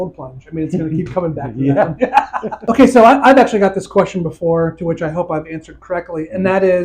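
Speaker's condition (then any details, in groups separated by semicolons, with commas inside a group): No condition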